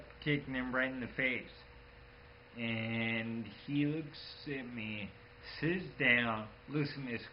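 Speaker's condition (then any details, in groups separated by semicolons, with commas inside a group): Friedreich's ataxia; genetic, progressive, nervous system; age 34, onset in high school, diagnosed at 19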